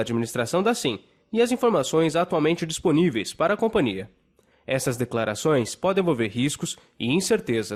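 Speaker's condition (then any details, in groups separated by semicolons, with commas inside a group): No condition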